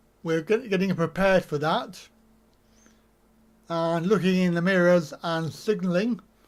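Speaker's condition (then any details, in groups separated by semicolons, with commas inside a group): Cerebral palsy; back surgery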